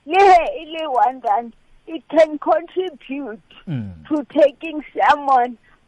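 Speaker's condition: Cerebral palsy; mobile enough to climb Kilimanjaro after about three to six months of training

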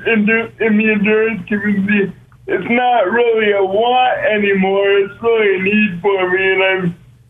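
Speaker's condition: Cerebral palsy; own training plan for Ironman competition in Kona

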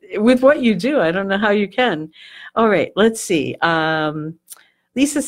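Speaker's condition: No condition

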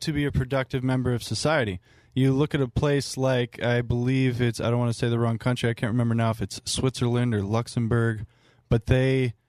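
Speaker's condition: No condition

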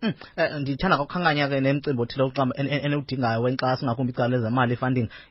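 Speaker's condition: No condition

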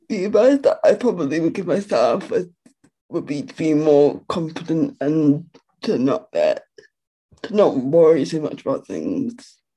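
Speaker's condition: Quadriplegic cerebral palsy; physiotherapy, riding at local RDA recommended by physiotherapist, riding gives temporary relief

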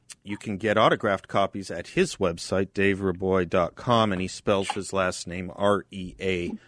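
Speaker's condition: No condition

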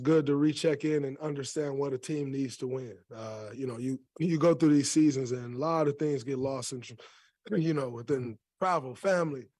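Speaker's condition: No condition

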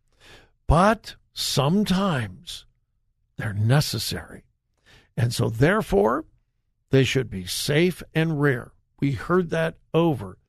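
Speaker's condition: No condition

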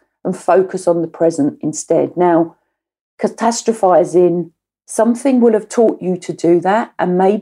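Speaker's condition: No condition

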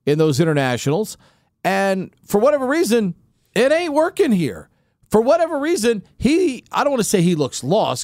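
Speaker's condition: No condition

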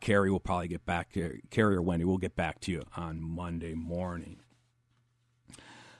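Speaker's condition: No condition

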